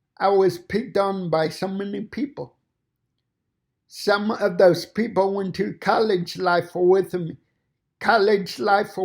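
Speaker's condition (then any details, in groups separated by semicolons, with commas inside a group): Cerebral palsy; fine motor impairment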